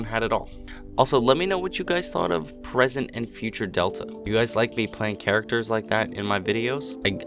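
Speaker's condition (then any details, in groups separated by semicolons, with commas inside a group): No condition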